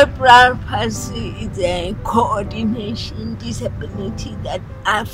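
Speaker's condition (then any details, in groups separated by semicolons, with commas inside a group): Cerebral palsy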